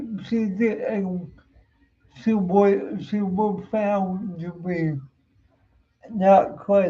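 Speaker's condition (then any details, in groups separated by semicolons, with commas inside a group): Cerebral palsy; uses wheelchair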